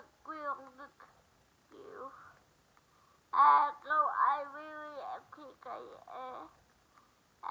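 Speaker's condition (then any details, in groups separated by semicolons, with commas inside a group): Cerebral palsy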